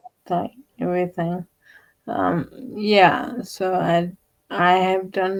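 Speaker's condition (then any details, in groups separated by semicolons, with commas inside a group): Friedreich's ataxia; wheelchair user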